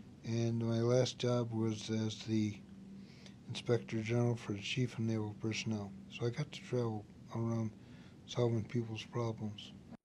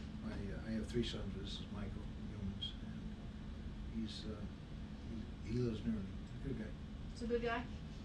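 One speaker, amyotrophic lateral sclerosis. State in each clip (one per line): About 2 years later
About 3 years after symptom onset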